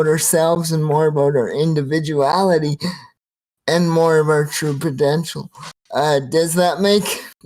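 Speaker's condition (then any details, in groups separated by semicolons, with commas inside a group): Cerebral palsy, spastic quadriplegia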